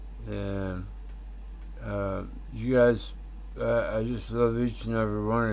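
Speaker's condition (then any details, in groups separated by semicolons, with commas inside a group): Tongue cancer; tongue tumor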